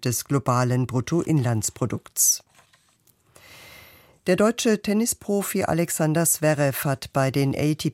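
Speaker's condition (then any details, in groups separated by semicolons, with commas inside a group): No condition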